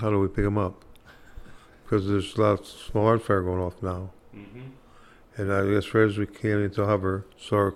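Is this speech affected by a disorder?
Yes: Parkinson's; Parkinson's attributed to Agent Orange exposure during Vietnam service, walking affected; speech very significantly affected, hard time talking.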